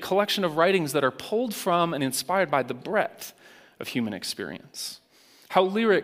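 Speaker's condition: No condition

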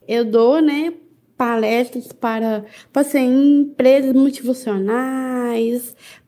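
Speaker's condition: Down syndrome; difficulty with interpretation

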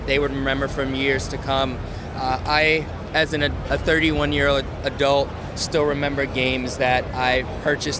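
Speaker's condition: No condition

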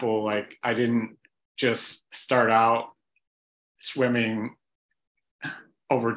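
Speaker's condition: Stuttering; stuttering since childhood, fear, shame and avoidance for over 20 years; avoidance reduction therapy, eye contact work first, then open stuttering; shows all stuttering openly, keeps eye contact, formerly exhausted after each stuttering moment; prolonged sounds, blocks

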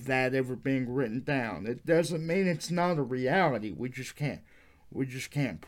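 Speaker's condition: Cerebral palsy; wheelchair user

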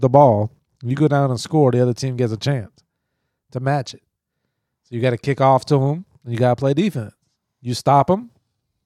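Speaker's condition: No condition

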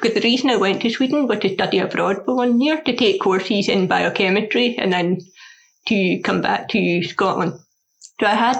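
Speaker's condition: Deafness; asks for slower speech

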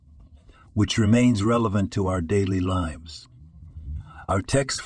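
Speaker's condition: No condition

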